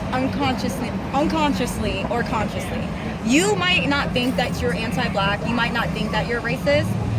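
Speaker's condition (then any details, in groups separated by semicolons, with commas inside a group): No condition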